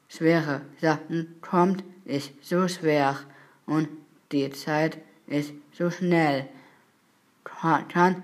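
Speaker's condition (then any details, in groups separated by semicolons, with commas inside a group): Down syndrome; trisomy 21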